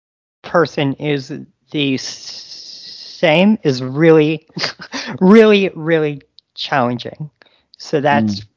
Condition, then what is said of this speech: Stuttering. I wanted you to hear the stutters, so I'm deciding to leave them in.